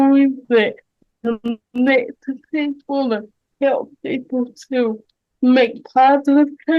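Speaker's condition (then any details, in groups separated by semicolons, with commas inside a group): Cerebral palsy; speech most affected area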